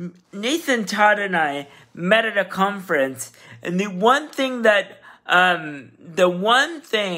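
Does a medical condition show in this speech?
Yes: cerebral palsy, spastic.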